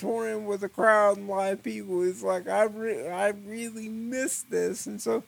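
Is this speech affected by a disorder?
Yes: cerebral palsy; eyes wander, trouble focusing eyes, difficulty focusing in VR, wears eyewear partly because of wandering eyes; eyes appear to look up as if about to pass out when thinking or talking.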